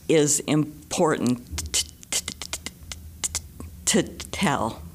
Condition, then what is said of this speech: Stuttering. Thanks for having me, Scott, and thanks for thinking outside of the box in inviting a person who struggles to speak